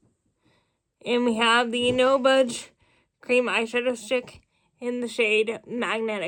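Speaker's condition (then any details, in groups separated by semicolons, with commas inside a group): Cerebral palsy, spastic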